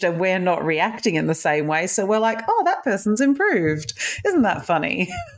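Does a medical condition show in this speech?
No.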